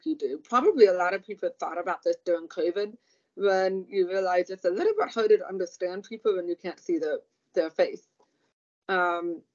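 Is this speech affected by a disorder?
Yes: profound deafness; profound deafness since age two from meningitis, about 90% hearing lost, vestibular loss, relearned walking; relearned speaking and lip reading after childhood deafness.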